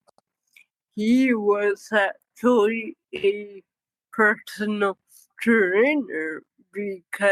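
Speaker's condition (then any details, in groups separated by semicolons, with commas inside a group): Cerebral palsy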